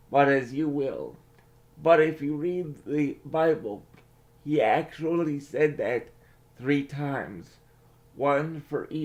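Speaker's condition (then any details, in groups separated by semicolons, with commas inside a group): Cerebral palsy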